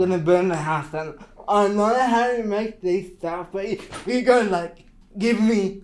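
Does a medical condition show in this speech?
Yes: cerebral palsy.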